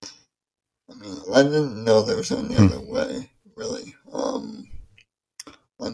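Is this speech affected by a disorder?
Yes: ALS; ALS diagnosed at age 27, gradual changes before diagnosis, nervous system disease weakening muscles; 10 years since diagnosis, in second decade, slowly and gradually worn down; speech affected, mouth function impaired, affects reading aloud.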